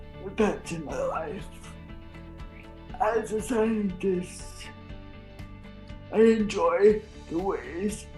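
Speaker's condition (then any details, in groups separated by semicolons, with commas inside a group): Cerebral palsy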